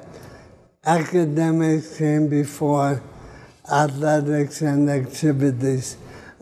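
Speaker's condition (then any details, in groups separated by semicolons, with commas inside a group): ALS (Lou Gehrig's disease)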